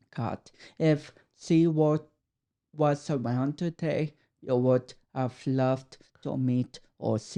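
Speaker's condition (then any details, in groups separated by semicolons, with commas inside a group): Cerebral palsy; affects speech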